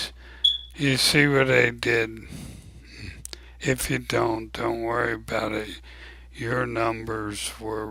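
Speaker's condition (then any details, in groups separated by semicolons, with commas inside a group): ALS; abnormally slow voice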